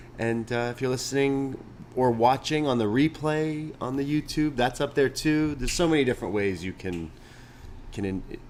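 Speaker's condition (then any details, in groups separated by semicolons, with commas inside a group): No condition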